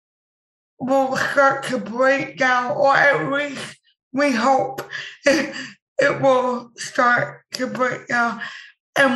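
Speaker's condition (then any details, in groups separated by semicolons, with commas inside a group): Impaired speech; speech disability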